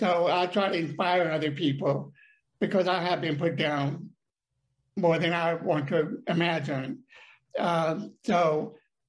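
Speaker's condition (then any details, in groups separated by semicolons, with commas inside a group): Deafness; speech problem, mocked in childhood for talking funny and too loud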